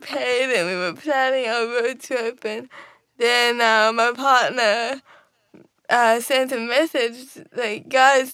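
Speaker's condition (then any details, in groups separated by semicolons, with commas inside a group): Cerebral palsy; wheelchair user since diagnosis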